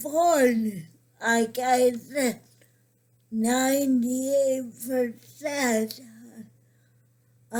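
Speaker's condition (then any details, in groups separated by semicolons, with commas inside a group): Cerebral palsy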